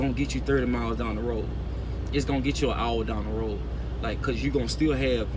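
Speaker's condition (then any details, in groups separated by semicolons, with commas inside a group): No condition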